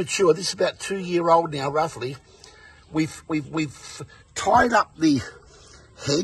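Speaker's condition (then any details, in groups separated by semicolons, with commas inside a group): No condition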